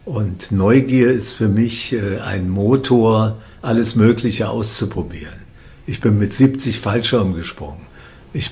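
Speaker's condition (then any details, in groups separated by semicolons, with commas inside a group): Parkinson's disease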